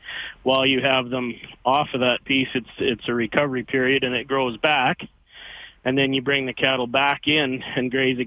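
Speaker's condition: No condition

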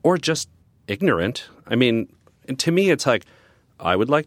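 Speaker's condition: No condition

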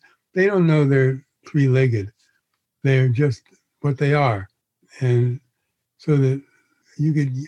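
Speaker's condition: Parkinson's disease; progressive

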